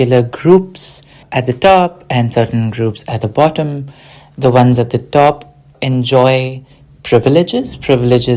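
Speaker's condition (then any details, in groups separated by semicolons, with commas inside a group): No condition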